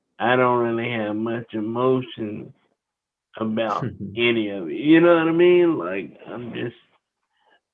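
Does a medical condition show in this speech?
Yes: cerebral palsy; wheelchair user.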